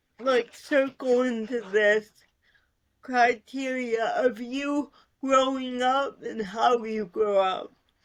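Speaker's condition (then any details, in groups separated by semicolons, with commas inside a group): Cerebral palsy; voice affected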